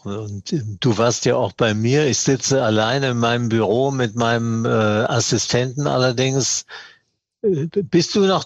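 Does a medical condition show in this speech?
Yes: Parkinson's disease; diagnosed 2016 at age 75, tremor for years before, long attributed to stage fright.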